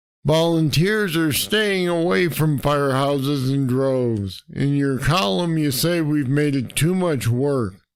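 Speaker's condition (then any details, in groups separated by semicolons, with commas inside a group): Parkinson's disease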